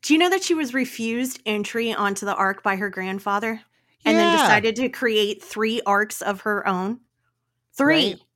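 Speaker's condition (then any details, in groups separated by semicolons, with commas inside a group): No condition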